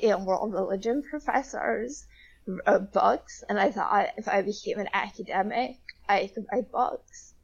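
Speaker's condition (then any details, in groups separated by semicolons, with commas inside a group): Spasmodic dysphonia; voice cracking, may sound nervous, injections caused muteness for a month then very soft voice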